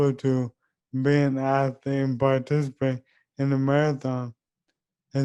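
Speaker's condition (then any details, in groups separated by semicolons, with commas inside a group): ALS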